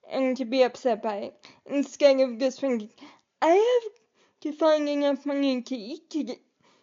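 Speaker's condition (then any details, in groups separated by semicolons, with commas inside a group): Cerebral palsy; able to articulate and speak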